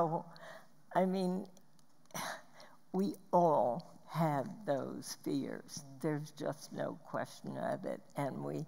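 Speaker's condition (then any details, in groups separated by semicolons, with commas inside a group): Spasmodic dysphonia; voice loss, breaks mid-sentence like tiny cough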